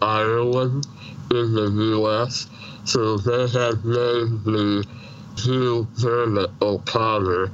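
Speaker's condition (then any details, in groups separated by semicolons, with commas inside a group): Treacher Collins syndrome, severe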